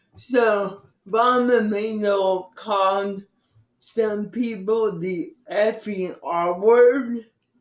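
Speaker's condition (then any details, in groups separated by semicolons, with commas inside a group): Cerebral palsy; from birth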